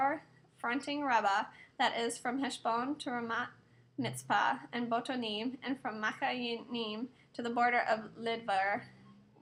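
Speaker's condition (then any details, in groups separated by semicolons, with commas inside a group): No condition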